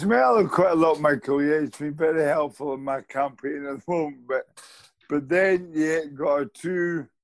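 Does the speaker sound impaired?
Yes: motor neurone disease; diagnosed at 46 after about 6 months, began with twitches and muscle wasting, no pain, no effective drug; nearly 4 years since diagnosis, needs help showering, feeding and dressing, still walks, gym, climbs stairs; still speaks, host calls speech eloquent.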